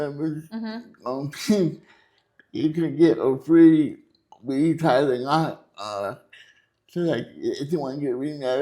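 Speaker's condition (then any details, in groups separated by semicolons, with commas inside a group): Cerebral palsy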